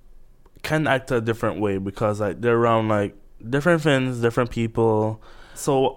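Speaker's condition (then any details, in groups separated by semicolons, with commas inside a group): No condition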